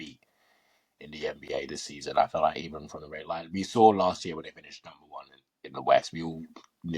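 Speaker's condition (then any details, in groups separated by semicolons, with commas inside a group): No condition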